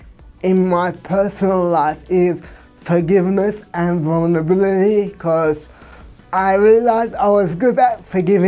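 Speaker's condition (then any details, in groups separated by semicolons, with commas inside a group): Cerebral palsy; from birth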